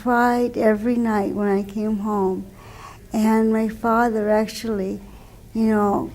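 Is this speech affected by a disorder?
Yes: cerebral palsy; wheelchair user.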